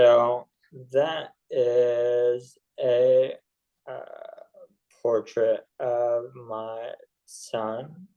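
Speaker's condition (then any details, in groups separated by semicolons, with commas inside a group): ALS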